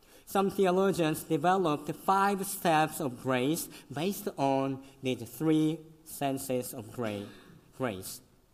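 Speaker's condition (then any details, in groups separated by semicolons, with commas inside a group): Cleft lip and palate; congenital, severe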